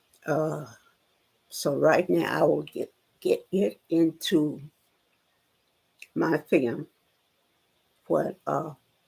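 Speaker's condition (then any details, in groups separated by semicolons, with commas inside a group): Spinal neurosarcoidosis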